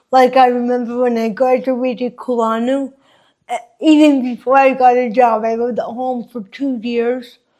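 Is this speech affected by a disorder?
Yes: cerebral palsy; from birth, affects walking, face, mouth; muscle transfer surgery; walking still affected, improved after surgery; affects speech, mouth and face, drooling.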